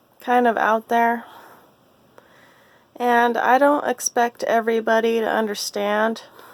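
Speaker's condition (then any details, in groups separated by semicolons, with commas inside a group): No condition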